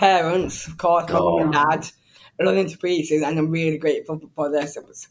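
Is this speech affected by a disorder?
Yes: Down syndrome.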